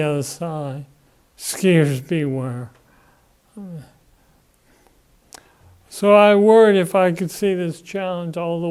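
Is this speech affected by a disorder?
Yes: Parkinson's disease.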